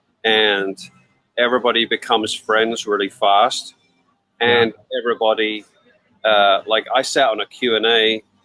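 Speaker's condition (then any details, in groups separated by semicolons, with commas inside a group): No condition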